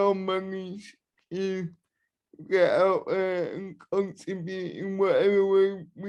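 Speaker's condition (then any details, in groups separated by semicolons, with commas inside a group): Cerebral palsy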